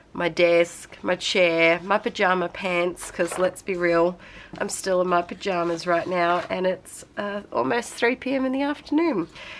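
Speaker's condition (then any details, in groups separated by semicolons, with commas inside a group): No condition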